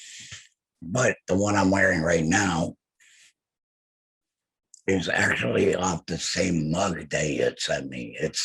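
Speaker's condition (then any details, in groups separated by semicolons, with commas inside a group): Head and neck cancer; laryngectomy; voice lost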